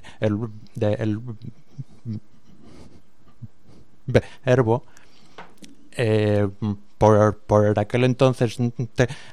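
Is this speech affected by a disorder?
Yes: stuttering; blocks and repetitions, audible stuttering while speaking on radio; here repeated sounds, repeated words, blocks.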